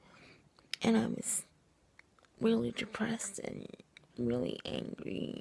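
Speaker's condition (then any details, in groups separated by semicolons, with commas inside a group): Cerebral palsy, triplegia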